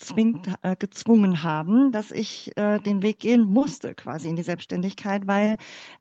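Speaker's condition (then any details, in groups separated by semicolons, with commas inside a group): Cleft palate; congenital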